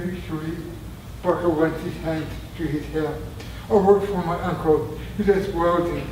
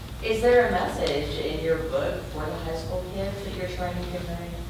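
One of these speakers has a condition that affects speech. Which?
The first: traumatic brain injury; near-fatal injury; survived and recovered.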